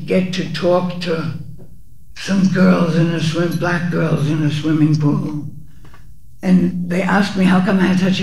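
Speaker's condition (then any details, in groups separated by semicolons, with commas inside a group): Parkinson's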